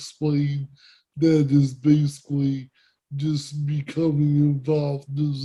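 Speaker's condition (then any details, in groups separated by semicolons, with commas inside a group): Cerebral palsy; speech impairment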